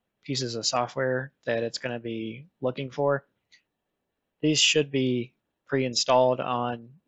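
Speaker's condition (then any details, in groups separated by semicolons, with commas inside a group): No condition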